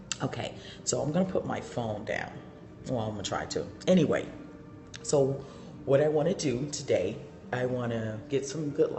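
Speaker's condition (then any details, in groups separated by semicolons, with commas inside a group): No condition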